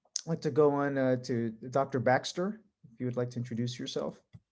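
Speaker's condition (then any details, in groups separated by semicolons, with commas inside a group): No condition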